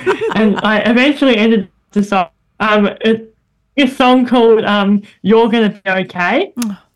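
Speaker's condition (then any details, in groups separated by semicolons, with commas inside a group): Bilateral cleft lip and palate; congenital bilateral cleft lip and palate, many operations from 3 months, hip bone graft, throat operation; as child squeaky, very airy, nasal voice, speech therapy through life, much improved since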